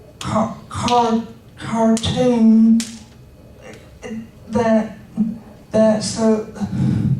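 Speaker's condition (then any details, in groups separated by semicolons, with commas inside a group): Cerebral palsy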